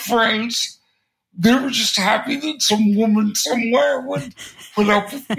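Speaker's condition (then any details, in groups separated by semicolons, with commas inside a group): Cerebral palsy; congenital, since birth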